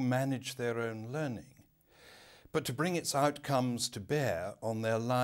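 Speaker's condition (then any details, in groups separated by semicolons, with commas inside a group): No condition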